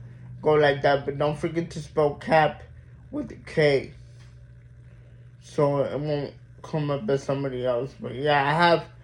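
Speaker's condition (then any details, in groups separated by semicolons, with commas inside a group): Mild cerebral palsy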